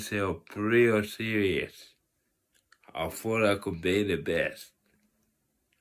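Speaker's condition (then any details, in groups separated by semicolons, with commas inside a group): Cerebral palsy; from birth, tight muscles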